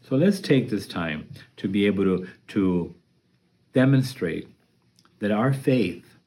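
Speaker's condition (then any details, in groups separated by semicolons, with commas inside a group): No condition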